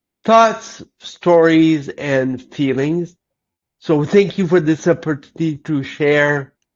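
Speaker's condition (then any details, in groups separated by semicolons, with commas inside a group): Cerebral palsy; lifelong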